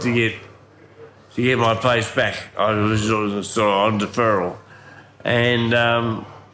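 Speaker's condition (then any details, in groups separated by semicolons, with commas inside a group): Ataxia from brain damage, cerebellar; slurred voice, often taken for drunk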